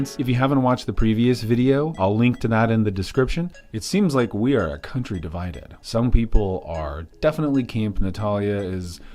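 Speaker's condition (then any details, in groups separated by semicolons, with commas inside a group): No condition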